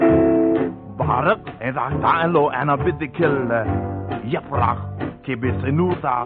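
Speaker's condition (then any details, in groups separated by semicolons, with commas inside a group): No condition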